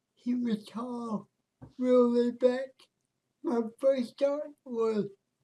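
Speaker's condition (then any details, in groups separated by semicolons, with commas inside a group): Cerebral palsy; speech affected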